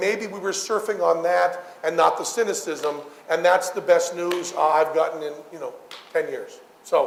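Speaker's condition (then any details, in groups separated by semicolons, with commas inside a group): No condition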